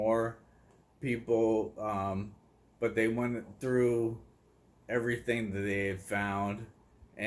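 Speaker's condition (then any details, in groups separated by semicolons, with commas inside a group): ALS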